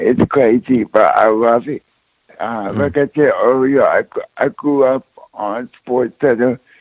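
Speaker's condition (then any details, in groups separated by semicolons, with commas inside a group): Cerebral palsy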